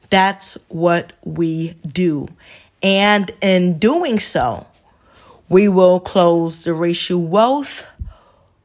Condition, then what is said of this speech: Stuttering. So you will hear me stumble upon words, and that is okay.